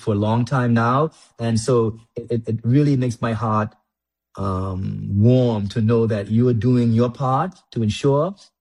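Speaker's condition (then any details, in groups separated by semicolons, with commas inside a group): Stutter; stutter since childhood, very strong as a child, pranayama breathing learned at 14; stutter persisting, sometimes, managed by slowing breath with pranayama; hard time with certain words and phrases, stumbles when excited, angry or upset; repeated sounds, prolonged sounds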